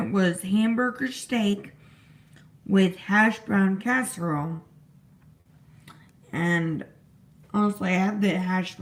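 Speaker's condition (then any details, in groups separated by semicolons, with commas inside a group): Disability causing slurred speech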